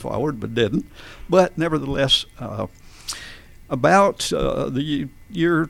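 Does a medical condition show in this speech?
Yes: spasmodic dysphonia; vocal folds slam together.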